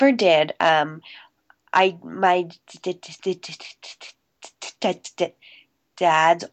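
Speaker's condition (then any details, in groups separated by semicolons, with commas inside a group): Stuttering; covert since childhood, immediate onset soon after starting to talk, school therapy from kindergarten, private therapist; recovering covert, still stutters, American Institute for Stuttering 3-week intensive program, fluency shaping techniques; formerly word switching and avoiding, held back stutters, pushed words out, appeared out of breath; repeated sounds, prolonged sounds, blocks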